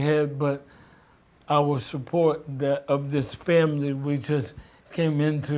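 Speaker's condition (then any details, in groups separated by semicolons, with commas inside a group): ALS; slurred speech early sign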